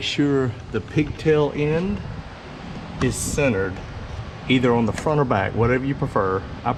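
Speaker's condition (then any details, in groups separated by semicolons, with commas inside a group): No condition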